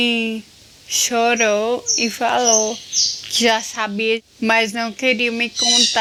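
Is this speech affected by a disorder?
Yes: Friedreich's ataxia; progressive, walking difficult when fatigued, future wheelchair.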